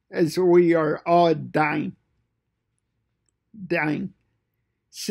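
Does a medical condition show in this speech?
Yes: cerebral palsy; fine motor impairment.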